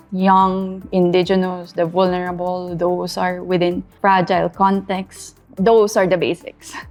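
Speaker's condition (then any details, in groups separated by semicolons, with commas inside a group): No condition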